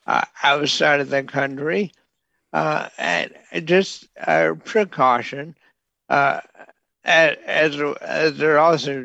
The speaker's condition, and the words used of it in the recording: ALS (motor neuron disease). I can't talk, so I don't know if I should.